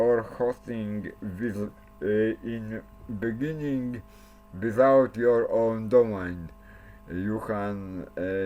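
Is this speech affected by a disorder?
Yes: cerebral palsy; speech not very clear.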